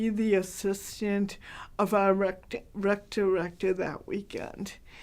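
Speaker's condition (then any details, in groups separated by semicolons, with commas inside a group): Cerebral palsy, mild; hard to understand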